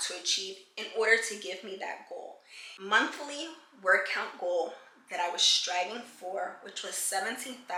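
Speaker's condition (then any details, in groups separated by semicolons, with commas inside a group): No condition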